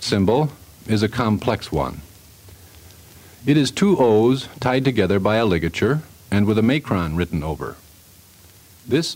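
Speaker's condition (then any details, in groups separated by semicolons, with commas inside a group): No condition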